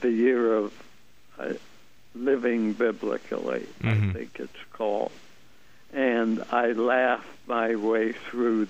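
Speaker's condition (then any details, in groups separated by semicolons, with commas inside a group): ALS; ALS diagnosed 2001, limb onset, muscle twitches and hand weakness at onset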